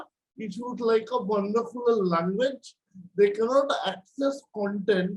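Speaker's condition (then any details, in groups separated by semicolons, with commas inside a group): Cerebral palsy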